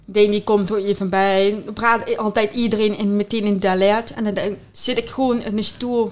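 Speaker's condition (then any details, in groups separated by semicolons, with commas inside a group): Deafness with cochlear implant; congenital, implant from age two, magnet in head, cochlear electrodes, once robotic sound, pain, stopped use; still uses cochlear implant, lip reads well, phone typing when needed, sister Demi supports with sign; speech therapy to practise speech, says speaks very well now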